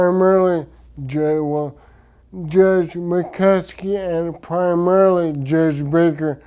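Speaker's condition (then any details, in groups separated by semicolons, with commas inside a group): Traumatic brain injury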